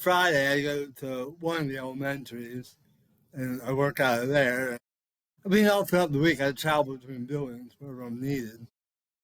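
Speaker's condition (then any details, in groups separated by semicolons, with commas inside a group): Cerebral palsy; speech affected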